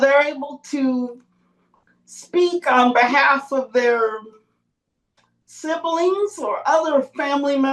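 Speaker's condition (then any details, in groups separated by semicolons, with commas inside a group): Cerebral palsy; since childhood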